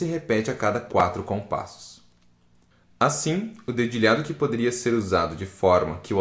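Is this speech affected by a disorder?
No.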